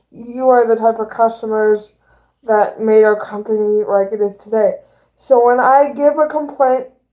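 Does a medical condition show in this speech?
Yes: cerebral palsy; both hands affected.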